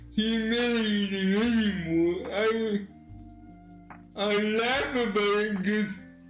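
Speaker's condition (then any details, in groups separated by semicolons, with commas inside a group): Cerebral palsy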